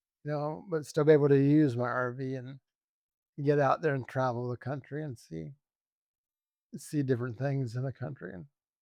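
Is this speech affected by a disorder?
Yes: ALS; genetic form; voice still present, voice banked, attends speech therapy.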